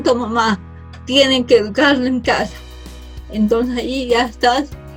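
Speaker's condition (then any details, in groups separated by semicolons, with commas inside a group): Cerebral palsy from birth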